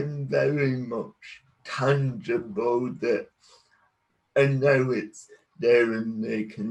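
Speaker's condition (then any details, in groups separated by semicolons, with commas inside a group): Cerebral palsy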